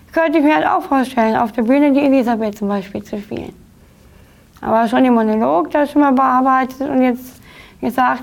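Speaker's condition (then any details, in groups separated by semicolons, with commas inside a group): Down syndrome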